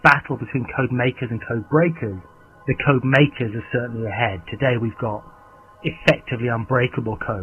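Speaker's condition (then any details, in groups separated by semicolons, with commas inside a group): No condition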